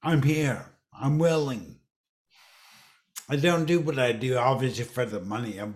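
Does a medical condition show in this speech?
Yes: dysarthria; ruptured brain aneurysm then massive stroke two weeks later, stroke at age 47, initially half paralyzed, cannot walk; speech deficit, swallow deficit interrupts speaking.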